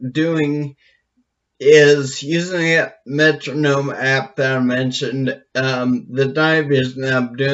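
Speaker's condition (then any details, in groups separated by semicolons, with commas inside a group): Brain injury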